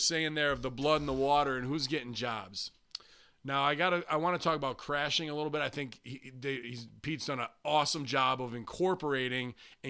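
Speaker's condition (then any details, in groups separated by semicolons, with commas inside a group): No condition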